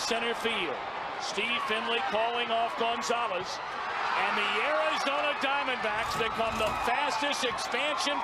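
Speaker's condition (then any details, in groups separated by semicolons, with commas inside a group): No condition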